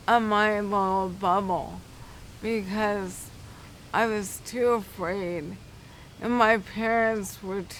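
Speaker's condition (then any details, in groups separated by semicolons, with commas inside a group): Cerebral palsy; affects balance; physical therapy twice weekly, occasional loss of balance; affects speech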